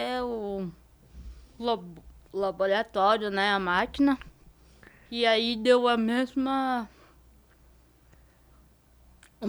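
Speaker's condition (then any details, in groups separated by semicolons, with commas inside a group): Cerebral palsy; diparetic form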